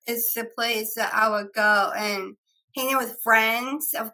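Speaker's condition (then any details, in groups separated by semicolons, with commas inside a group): Down syndrome; three copies of 21st chromosome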